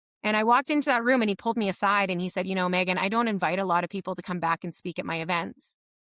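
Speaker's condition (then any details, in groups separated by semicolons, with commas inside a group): No condition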